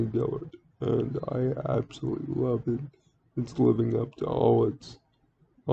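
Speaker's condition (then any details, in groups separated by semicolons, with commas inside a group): Cerebral palsy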